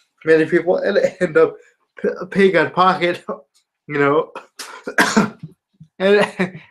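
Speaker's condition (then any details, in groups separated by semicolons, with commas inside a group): Spastic quadriplegia cerebral palsy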